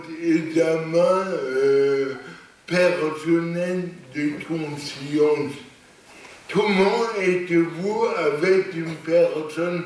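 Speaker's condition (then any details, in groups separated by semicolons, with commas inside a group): Cerebral palsy; lifelong, non-progressive; stable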